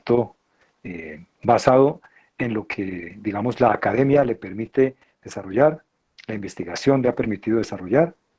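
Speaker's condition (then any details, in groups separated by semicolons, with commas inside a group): No condition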